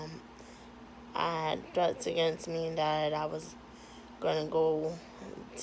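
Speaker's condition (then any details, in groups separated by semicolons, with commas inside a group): Cerebral palsy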